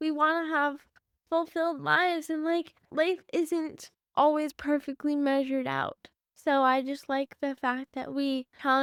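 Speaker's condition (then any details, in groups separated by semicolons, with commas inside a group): Cerebral palsy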